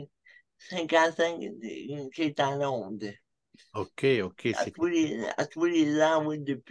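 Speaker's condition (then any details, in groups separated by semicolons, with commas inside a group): Cerebral palsy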